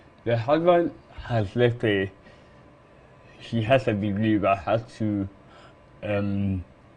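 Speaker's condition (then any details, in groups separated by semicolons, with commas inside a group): Cerebral palsy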